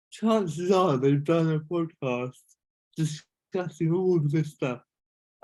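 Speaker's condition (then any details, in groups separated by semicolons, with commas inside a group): Cerebral palsy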